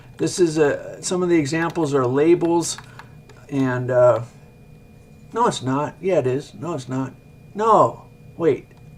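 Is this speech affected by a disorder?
No.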